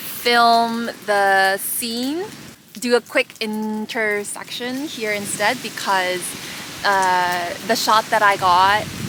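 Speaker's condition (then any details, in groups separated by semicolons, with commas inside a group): No condition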